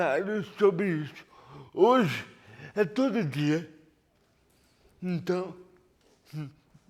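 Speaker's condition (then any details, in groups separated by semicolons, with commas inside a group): Cerebral palsy; lack of oxygen at birth, premature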